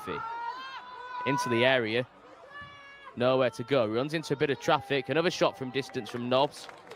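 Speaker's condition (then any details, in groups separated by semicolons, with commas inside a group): No condition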